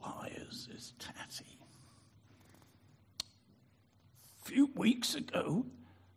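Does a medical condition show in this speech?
Yes: spasmodic dysphonia; about 40 years since onset, voice therapist recommended by audiologist Joanne Tyson, teaching style changed.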